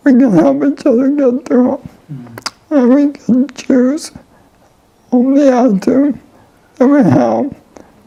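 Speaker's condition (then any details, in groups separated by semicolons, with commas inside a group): ALS; voice and lungs affected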